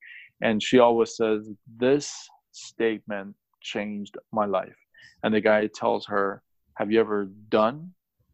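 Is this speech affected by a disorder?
Yes: stuttering; stuttering since childhood, possibly by second or third grade, low in school play, stuttered saying own name; many years on, ongoing self-work, more accepting of stuttering; still stutters at times in podcast, less when stuttering on purpose, easier with other stutterers; here prolonged sounds, blocks.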